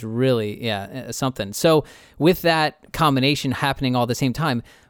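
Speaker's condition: No condition

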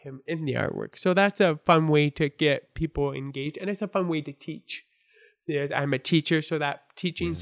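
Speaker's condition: Born deaf; congenital deafness from birth

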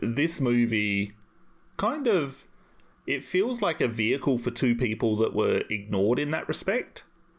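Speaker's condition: No condition

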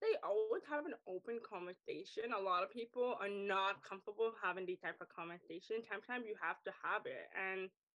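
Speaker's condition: Deafness, acquired deafness, wears hearing aids; speaks orally

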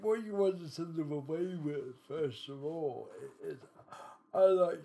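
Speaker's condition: Cerebral palsy

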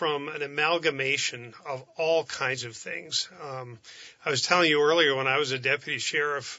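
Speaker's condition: No condition

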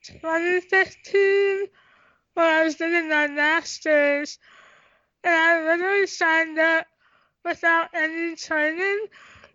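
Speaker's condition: Tracheostomy, cystic hygroma of head and neck; unable to swallow

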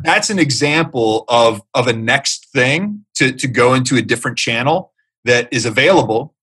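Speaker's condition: No condition

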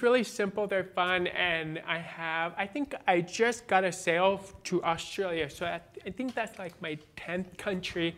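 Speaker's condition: Born deaf, cochlear implant, congenital

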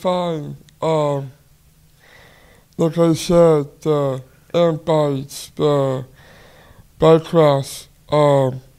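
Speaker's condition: Down syndrome; longer curve

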